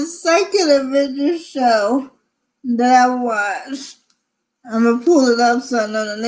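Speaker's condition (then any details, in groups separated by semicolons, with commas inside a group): Cerebral palsy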